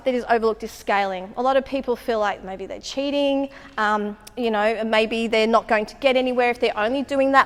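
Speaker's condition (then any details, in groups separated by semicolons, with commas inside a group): No condition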